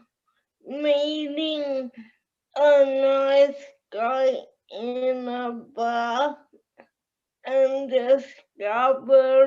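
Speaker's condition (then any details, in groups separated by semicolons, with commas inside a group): Cerebral palsy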